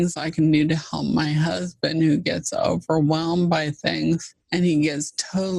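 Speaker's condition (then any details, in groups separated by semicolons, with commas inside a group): ALS (Lou Gehrig's disease)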